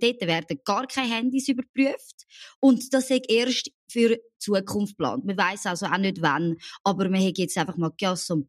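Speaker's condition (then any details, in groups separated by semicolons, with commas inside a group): No condition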